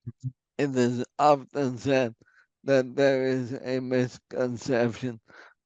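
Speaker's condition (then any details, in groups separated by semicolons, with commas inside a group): ALS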